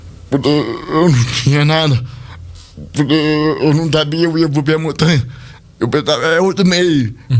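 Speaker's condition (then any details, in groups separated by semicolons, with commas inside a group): Cerebral palsy; speech not normal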